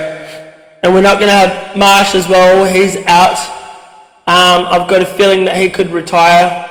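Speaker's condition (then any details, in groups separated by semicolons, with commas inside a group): No condition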